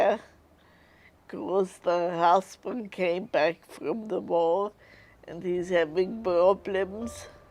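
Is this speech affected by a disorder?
Yes: multiple sclerosis.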